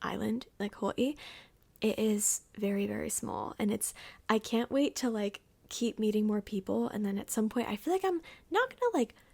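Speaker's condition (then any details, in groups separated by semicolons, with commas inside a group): No condition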